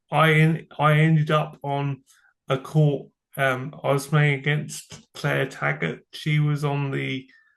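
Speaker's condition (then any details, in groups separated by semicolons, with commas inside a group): Cerebral palsy; from birth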